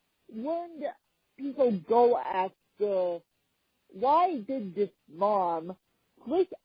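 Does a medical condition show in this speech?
Yes: hemiplegic cerebral palsy.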